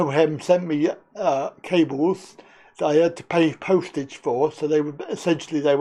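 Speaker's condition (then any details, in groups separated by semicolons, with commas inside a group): Cerebral palsy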